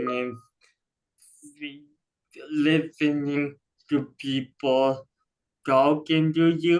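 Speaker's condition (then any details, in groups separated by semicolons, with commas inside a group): Cerebral palsy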